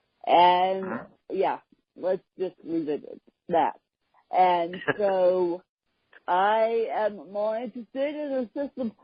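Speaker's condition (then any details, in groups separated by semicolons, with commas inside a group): Cerebral palsy, mixed, moderate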